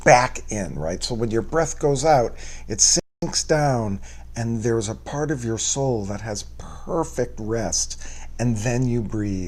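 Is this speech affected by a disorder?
No.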